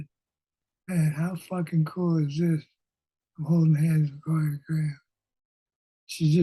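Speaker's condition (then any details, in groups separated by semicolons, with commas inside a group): Parkinson's disease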